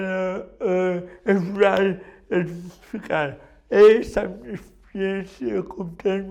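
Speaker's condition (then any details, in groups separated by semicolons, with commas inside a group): Cerebral palsy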